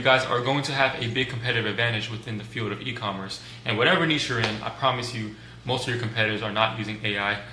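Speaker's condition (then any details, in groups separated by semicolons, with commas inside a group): No condition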